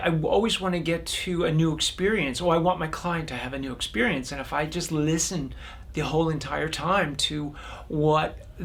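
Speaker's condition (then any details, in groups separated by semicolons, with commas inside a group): No condition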